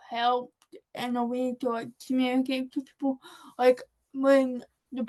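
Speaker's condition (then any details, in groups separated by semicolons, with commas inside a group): Cerebral palsy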